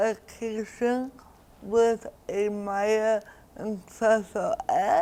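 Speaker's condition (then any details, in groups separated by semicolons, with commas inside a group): Cerebral palsy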